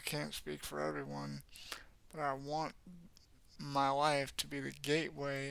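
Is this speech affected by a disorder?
Yes: cerebral palsy; has had speech therapy.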